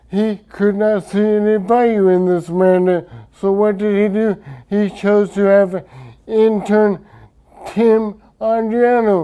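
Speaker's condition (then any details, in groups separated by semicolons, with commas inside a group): Traumatic brain injury; speech affected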